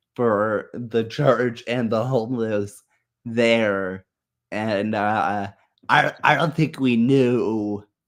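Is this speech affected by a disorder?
Yes: muscular dystrophy.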